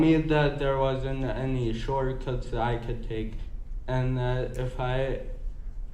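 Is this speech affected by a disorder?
Yes: cerebral palsy.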